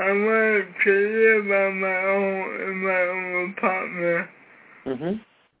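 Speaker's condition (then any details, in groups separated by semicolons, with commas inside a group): Cerebral palsy; severe cerebral palsy from birth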